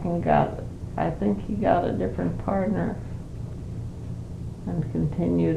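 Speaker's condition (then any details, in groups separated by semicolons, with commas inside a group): Parkinson's disease; 5 years since onset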